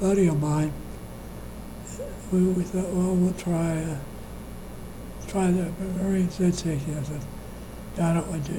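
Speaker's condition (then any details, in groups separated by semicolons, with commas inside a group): Parkinson's disease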